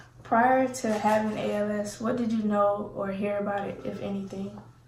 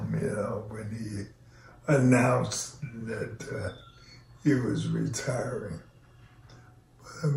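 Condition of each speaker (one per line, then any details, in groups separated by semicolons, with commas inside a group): No condition
ALS; onset left foot drop, then left leg weakness; progressed, needs help from others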